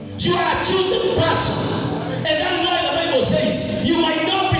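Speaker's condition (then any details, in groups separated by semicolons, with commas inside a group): No condition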